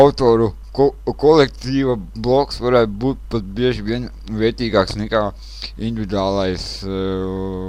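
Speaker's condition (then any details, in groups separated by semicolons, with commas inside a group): Cerebral palsy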